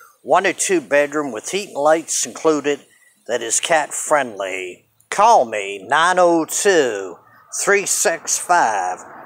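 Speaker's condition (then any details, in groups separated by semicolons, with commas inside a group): No condition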